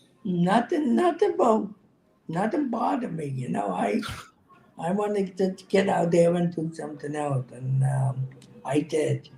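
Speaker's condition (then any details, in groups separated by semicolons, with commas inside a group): Cerebral palsy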